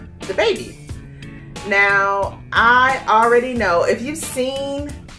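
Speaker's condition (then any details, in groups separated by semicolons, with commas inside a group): No condition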